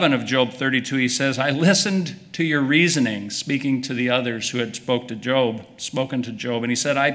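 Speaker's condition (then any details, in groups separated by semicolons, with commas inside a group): No condition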